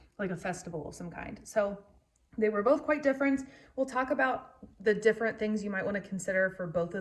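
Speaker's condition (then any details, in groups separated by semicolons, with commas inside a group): No condition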